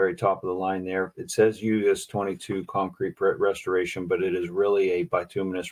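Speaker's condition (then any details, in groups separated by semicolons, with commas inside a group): No condition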